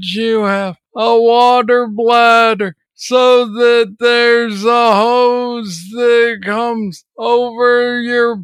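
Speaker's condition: Parkinson's disease; struggling with Parkinson's currently, having big issues

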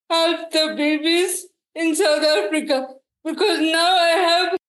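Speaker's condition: Cerebral palsy; diagnosed at 6 months old, quadriplegic; needs daily help with basic tasks like dressing and making food

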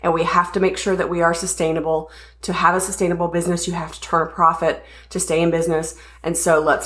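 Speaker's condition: No condition

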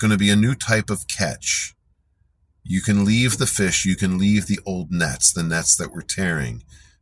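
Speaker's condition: No condition

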